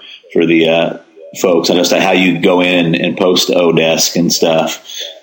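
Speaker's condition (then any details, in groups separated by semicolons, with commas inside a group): No condition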